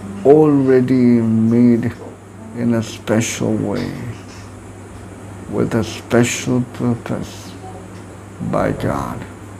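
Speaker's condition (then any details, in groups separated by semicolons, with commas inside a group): Cerebral palsy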